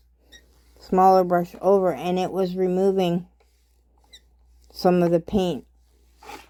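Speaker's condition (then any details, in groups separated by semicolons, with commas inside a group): Cerebral palsy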